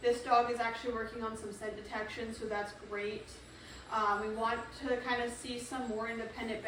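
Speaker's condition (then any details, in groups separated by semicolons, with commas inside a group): No condition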